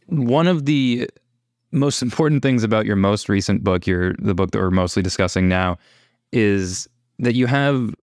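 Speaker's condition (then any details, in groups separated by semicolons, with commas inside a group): No condition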